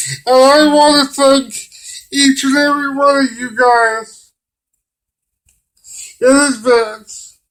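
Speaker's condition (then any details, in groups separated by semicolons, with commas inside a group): Cerebral palsy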